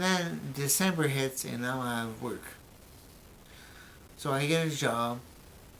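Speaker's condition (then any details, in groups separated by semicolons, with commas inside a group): Brain injury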